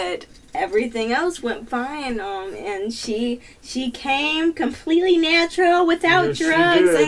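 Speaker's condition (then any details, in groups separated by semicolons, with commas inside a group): No condition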